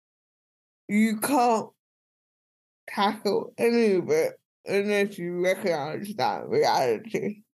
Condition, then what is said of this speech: Cerebral palsy. But they're also different because I don't care about or book about every speech impediment.